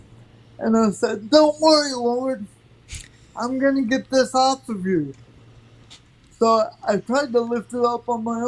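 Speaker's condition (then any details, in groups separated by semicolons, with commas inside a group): Cerebral palsy; from birth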